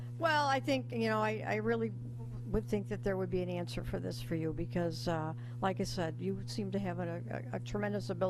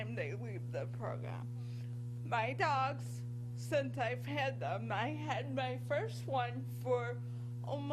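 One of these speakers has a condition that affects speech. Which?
The second: cerebral palsy; from birth.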